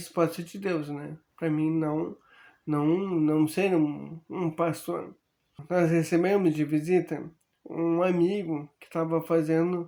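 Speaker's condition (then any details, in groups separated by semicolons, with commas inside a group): Amyotrophic lateral sclerosis; genetic form, earlier diagnosed hereditary spastic paraparesis, leg weakness; diagnosed about one month ago, progressive; increasingly impaired speech and walking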